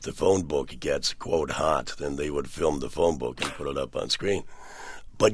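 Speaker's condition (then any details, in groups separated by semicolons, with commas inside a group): Partial laryngectomy for throat cancer; 80% larynx removed, Cleveland Clinic experimental surgery attaching left neck muscles, long-term trach; years after surgery, voice improved, often complimented as sexy; unable to speak about two years, once sounded like Brando, voice now improved but noticeably altered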